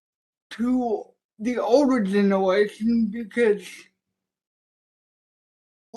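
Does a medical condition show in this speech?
Yes: cerebral palsy; from birth.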